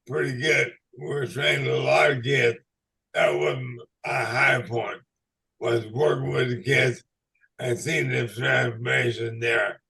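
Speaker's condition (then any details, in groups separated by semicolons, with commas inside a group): ALS/MND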